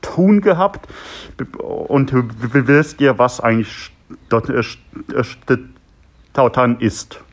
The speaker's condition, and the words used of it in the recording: Stuttering. Naja, es ist ja tatsächlich so, dass ich prinzipiell schon extrem stark stottere.